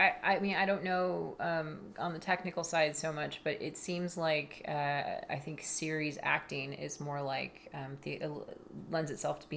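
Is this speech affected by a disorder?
No.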